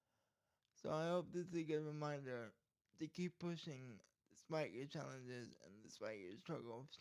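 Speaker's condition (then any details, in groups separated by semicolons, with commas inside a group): Cerebral palsy; speech problem from condition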